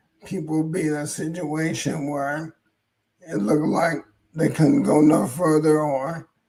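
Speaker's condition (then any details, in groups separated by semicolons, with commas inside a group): ALS; hoarse voice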